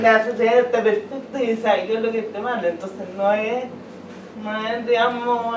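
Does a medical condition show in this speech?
Yes: cerebral palsy.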